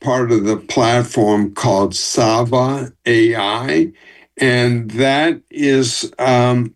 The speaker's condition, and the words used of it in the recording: ALS (motor neuron disease). I used to be a fast talker, trained in sales in the Northeast, and I know you have to talk fast up